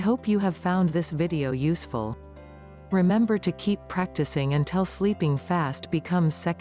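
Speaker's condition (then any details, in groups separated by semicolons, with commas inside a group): No condition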